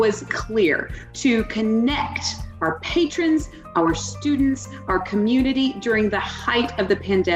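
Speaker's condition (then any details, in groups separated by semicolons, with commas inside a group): No condition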